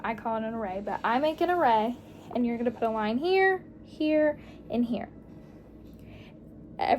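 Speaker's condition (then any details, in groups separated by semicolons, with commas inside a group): No condition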